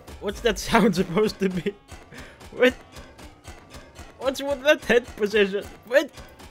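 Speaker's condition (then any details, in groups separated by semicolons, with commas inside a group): No condition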